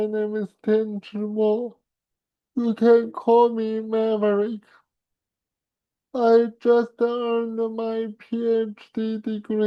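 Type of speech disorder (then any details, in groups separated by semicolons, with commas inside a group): Dysarthria; cerebral palsy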